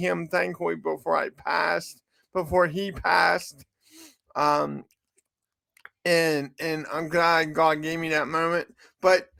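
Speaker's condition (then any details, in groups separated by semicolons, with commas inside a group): Cerebral palsy; from birth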